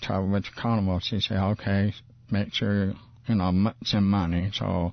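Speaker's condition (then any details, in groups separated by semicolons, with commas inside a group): Parkinson's disease; voice clearer after weekly Monday evening talks with Stephen McClary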